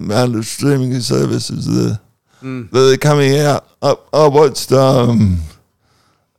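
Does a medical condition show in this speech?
Yes: cerebral palsy.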